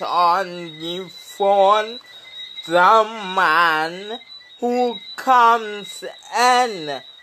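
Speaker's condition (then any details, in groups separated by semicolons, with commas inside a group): Speech impediment; no speech therapy yet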